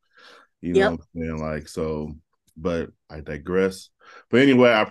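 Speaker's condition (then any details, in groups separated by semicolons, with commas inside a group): No condition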